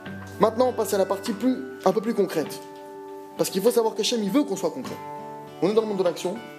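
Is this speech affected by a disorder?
No.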